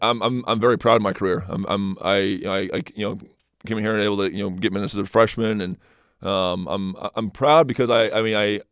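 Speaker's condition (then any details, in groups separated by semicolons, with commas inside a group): Stutter; stutter first noticed in high school, magnified on mission while learning Spanish; past speech therapists helped a little, detailed preparation learned from coach Lewis at Lone Peak; trips over words, can't get words out off the cuff, less when prepared, confident; repeated words, prolonged sounds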